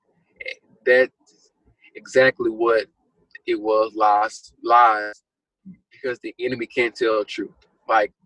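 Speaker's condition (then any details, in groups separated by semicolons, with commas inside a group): Stuttering; stuttering since childhood; ongoing stutter, may never stop stuttering; stutter audible in recording, formerly heavily hindered speaking; repeated sounds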